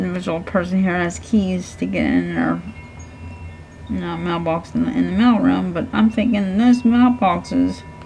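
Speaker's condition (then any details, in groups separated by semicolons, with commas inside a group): Cerebral palsy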